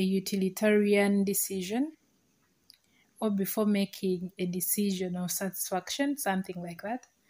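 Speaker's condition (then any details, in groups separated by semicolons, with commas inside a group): No condition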